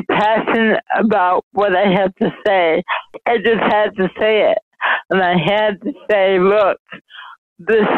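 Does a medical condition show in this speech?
Yes: mild cerebral palsy; speech affected.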